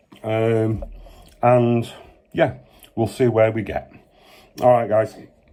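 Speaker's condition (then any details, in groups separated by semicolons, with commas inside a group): No condition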